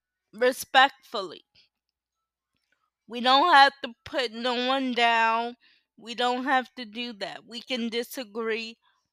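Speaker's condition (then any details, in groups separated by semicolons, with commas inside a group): Cerebral palsy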